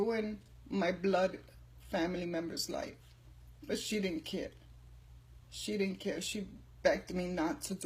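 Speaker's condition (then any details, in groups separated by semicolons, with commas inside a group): No condition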